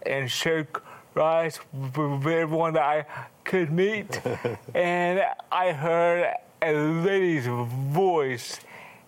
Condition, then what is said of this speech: Cerebral palsy. I think, too, because you do speak slower, it makes people lean in and listen.